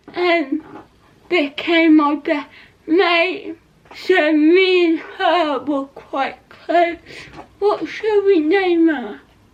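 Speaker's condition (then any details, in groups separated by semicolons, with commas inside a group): Cerebral palsy; not quadriplegic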